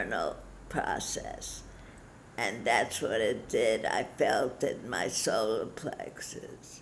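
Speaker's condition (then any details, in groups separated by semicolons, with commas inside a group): Parkinson's disease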